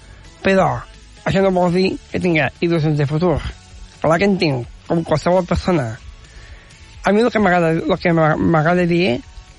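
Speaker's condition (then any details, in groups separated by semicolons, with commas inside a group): Down syndrome; adult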